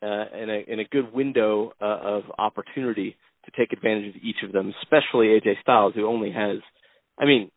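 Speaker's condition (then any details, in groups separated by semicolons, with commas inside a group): No condition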